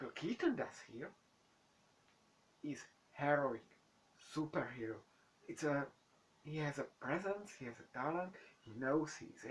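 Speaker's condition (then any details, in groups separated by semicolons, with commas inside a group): No condition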